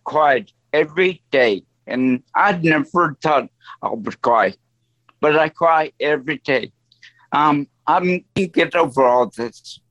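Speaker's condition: Stroke; voice altered since stroke, lasting effect

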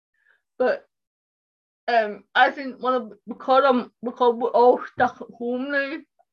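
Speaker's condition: Cerebral palsy; speech impairment

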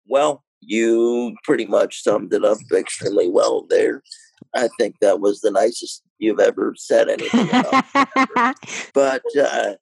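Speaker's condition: Cerebral palsy, mild

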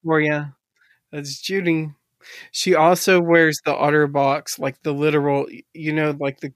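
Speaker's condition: No condition

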